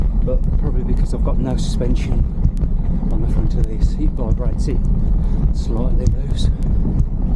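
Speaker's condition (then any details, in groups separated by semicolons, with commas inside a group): No condition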